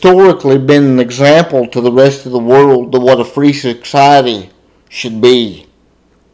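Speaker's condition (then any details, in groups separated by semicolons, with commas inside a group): Cerebral palsy, spastic diplegia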